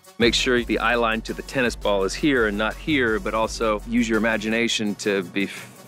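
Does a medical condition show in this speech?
No.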